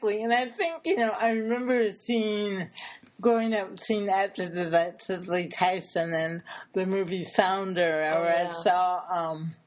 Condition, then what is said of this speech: Cerebral palsy. I mean, I've had speech therapy because my disability affects my speech.